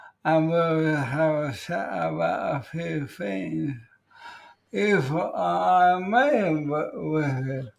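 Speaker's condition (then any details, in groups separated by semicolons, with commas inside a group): ALS; voice may sound peculiar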